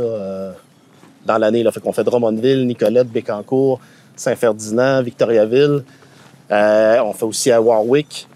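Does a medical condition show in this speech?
No.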